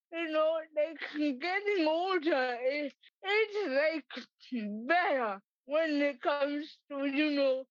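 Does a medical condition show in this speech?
Yes: cerebral palsy; types instead.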